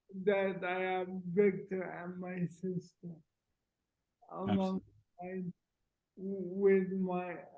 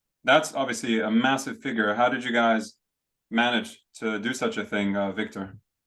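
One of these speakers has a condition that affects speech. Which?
The first: cerebral palsy.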